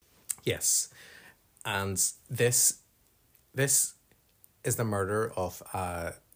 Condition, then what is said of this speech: Stuttering. Well, I think with the length of her surname, the fact that her surname is French, and I've got a stammer, no.